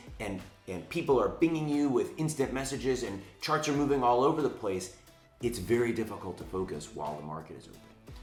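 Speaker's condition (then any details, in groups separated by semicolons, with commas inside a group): No condition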